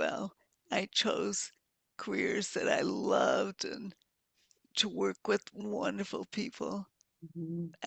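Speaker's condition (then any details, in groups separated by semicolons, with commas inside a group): Multiple sclerosis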